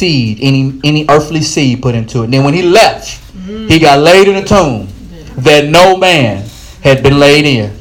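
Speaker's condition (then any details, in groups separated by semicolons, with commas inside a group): No condition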